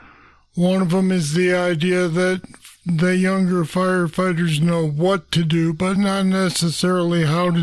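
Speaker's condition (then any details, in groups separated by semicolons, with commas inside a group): Parkinson's disease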